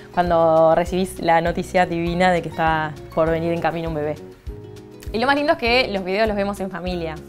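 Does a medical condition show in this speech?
No.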